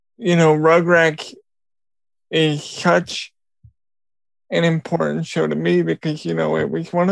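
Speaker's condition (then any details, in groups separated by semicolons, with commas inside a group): Cerebral palsy; voice sometimes sounds childlike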